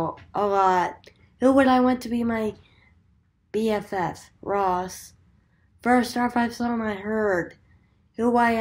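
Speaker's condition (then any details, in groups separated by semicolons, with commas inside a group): Cerebral palsy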